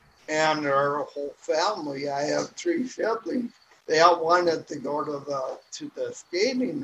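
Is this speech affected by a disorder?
Yes: ataxic cerebral palsy; from birth, maternal rubella (German measles), back part of brain affected, wide-based gait, childhood short leg braces, weighted shoes; speech affected, about five years childhood speech therapy at crippled children's school, hopes speech sounds better now.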